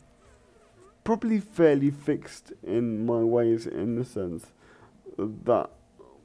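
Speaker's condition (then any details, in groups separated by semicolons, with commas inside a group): Cerebral palsy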